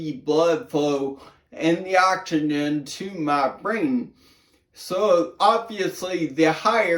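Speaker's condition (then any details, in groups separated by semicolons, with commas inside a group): Brain injury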